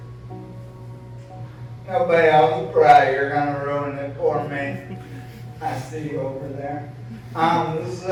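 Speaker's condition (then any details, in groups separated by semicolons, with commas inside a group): ALS; voice sounds impaired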